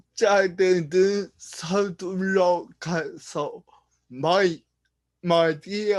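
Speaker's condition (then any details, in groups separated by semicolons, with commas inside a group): Brain lesion disability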